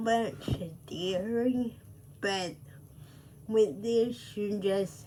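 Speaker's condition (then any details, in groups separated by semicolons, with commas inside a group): Cerebral palsy; speech affected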